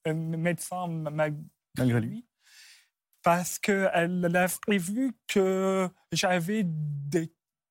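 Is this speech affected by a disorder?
Yes: stuttering; onset at about age 4 after grandmother's throat cancer, fluent before, once misdiagnosed as Gilles de la Tourette; no attempts to control stuttering; part-word and word repetitions, frequent euh fillers; here repeated sounds, prolonged sounds.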